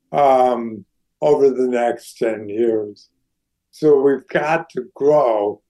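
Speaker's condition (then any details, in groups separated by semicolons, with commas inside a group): ALS; declining health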